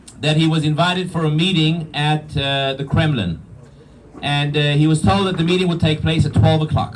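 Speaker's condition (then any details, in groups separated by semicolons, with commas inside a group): No condition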